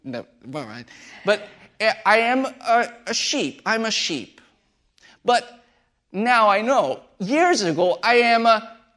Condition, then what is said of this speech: Aphasia. It's hard to, phasia is hard to memorizing, but it's what I do.